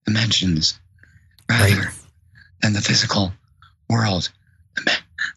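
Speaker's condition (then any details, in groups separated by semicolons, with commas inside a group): Vocal cord paralysis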